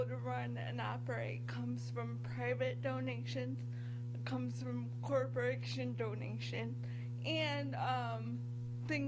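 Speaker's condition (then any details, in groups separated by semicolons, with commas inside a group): Cerebral palsy; from birth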